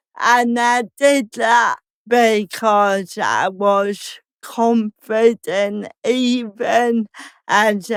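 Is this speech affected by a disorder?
Yes: cerebral palsy; slow speech.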